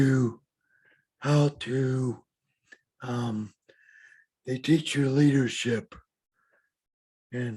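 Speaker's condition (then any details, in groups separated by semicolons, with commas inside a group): Cerebral palsy; needed speech and language therapy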